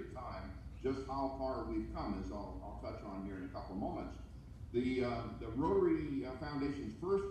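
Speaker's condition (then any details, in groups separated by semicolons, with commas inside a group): No condition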